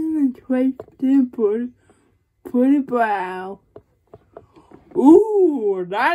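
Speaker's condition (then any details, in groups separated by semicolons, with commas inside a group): Cerebral palsy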